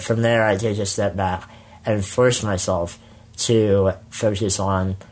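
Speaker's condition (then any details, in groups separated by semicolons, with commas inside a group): Spinal muscular atrophy; congenital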